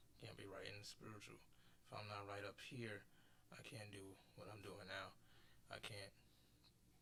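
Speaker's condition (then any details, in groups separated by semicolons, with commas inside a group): No condition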